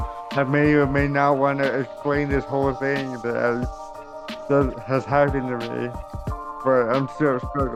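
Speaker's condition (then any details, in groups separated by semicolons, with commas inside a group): Cerebral palsy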